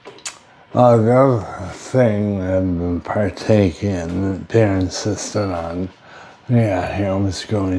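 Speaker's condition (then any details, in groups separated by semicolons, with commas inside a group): Brain injury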